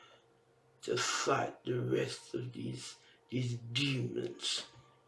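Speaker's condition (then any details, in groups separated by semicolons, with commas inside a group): Facial palsy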